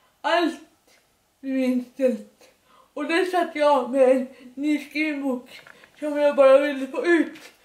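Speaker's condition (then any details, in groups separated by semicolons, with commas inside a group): Dyskinetic cerebral palsy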